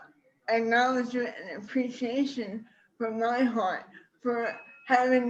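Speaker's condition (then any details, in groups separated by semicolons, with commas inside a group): ALS; speech slowing over about 4 years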